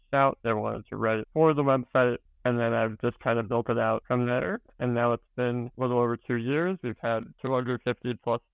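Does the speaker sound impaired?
Yes: spinal muscular atrophy.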